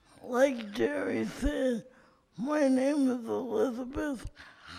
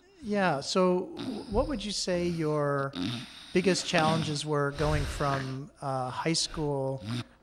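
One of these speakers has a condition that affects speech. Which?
The first: cerebral palsy; from birth, uses wheelchair; adult, no physical therapy in childhood.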